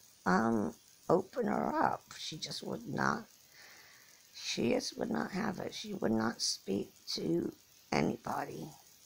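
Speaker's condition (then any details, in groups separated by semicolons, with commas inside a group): Cerebral palsy; from birth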